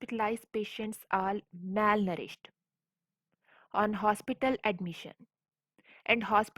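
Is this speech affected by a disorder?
No.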